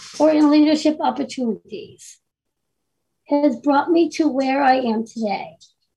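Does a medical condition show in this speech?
Yes: Down syndrome; delivering live talk with slides; voice donated to Google project understood to train Google personal assistants to recognize diverse speakers.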